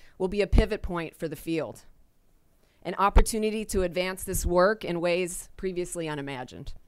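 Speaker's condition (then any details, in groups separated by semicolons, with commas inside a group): No condition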